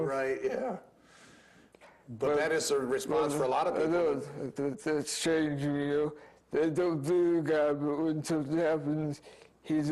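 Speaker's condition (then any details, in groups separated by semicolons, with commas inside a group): Speech impairment after accident; initially no speech or movement, relearned speaking, difficulty persists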